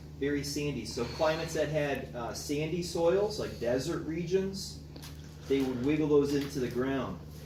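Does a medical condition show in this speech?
No.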